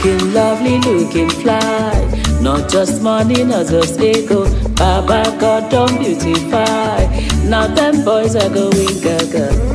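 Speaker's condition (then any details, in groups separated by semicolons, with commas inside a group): No condition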